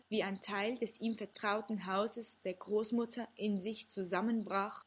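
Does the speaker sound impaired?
No.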